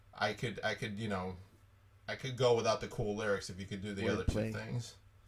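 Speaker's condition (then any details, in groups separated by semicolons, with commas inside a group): No condition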